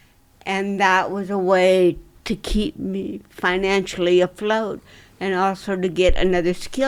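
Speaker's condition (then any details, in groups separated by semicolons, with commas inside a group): Cerebral palsy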